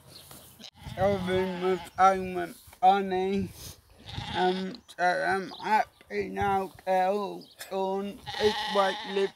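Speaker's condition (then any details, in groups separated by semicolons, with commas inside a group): Cerebral palsy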